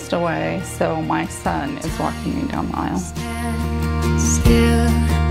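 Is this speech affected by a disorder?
No.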